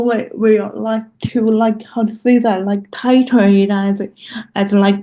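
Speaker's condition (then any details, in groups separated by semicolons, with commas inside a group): Cerebral palsy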